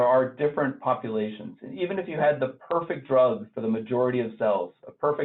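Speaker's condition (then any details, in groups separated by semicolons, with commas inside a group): No condition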